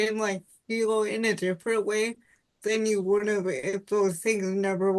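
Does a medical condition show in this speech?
Yes: cerebral palsy; voice harder to understand, voice assistants fail recognition.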